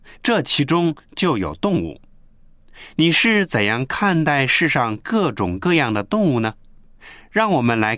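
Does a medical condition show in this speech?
No.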